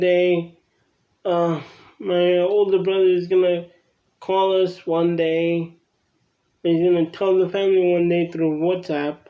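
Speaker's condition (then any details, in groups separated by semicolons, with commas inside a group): Cerebral palsy; from birth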